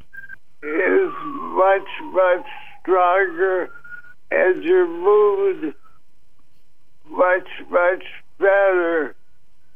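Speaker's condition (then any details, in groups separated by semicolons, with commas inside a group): Parkinson's disease, mild; reduced neurotransmitters, possibly genetic and akron ohio tire factory water pollution; slight difficulty in speaking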